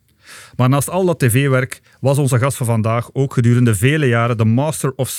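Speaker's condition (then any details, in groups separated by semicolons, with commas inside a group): No condition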